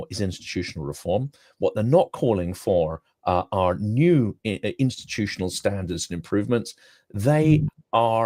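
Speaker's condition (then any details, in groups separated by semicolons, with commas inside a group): No condition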